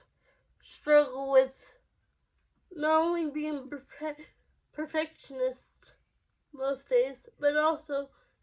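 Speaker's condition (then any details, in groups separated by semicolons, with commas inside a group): Cerebral palsy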